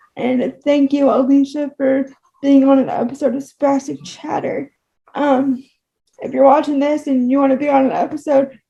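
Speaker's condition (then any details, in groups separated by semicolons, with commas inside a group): Cerebral palsy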